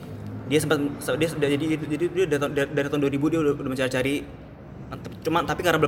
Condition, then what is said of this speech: Stuttering. Jadi memang kadang-kadang tuh bisa muncul tuh di kondisi-kondisi memang yang gak nyaman tadi karena juga di, di kondisi yang, yang misalkan kita ketemu dengan orang baru bisa juga